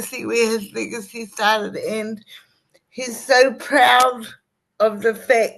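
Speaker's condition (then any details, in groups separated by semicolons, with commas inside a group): Cerebral palsy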